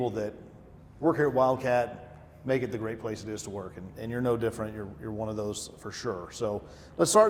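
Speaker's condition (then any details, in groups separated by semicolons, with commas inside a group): No condition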